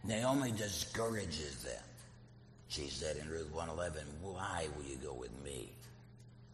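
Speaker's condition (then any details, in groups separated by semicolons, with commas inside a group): Laryngectomy, voice prosthesis; prior radiation and chemotherapy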